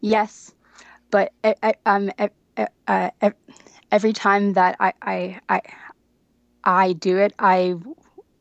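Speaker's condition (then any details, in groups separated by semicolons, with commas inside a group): Stuttering; onset at age 15 without a clear sudden change, possibly stress-related, brief stutter at age five that resolved; has had therapy, uses fluency skills; can control speech with fluency skills, phone calls often hard; repeated sounds, repeated words, prolonged sounds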